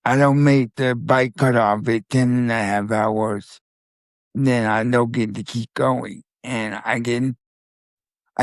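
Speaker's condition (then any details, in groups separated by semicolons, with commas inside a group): Spastic quadriplegic cerebral palsy; needs caretaker help getting ready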